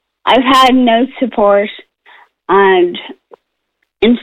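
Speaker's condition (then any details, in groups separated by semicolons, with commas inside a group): Friedreich's ataxia; rare progressive neuromuscular disease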